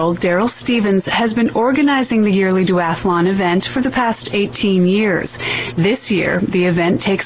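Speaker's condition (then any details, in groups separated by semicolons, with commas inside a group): No condition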